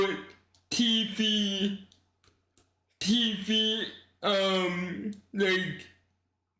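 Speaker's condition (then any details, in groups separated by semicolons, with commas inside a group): Cerebral palsy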